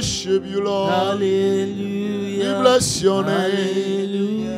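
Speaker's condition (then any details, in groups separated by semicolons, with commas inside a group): No condition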